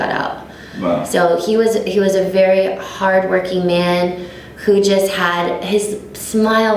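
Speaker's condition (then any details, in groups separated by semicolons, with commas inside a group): No condition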